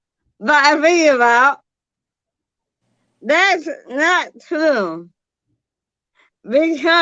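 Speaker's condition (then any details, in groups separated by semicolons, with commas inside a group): Bulbar ALS, bulbar onset; losing ability to speak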